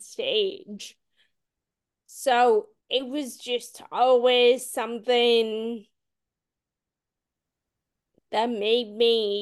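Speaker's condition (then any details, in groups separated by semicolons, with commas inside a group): Friedreich's ataxia; progressive muscular dystrophy form, initially called mild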